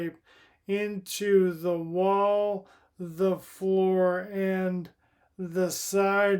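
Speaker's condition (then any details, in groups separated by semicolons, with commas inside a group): Primary lateral sclerosis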